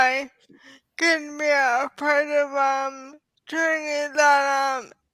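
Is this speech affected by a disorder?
Yes: ALS; diagnosed in early 30s.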